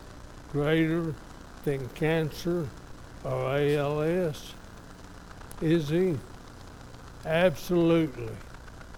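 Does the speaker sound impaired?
Yes: ALS; father died of same disease, diagnosed by doctor in Lubbock, second opinion in Dallas; diagnosed 2.5 months ago, more physically limited than a year ago, progressing; somewhat affected, evident today.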